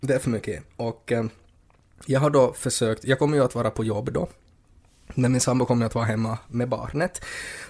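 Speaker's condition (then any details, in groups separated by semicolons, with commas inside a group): No condition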